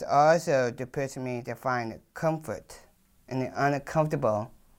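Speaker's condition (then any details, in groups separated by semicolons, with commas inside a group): Down syndrome, trisomy 21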